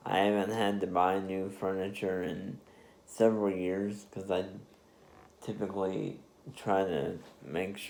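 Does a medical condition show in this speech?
Yes: spastic diplegia cerebral palsy.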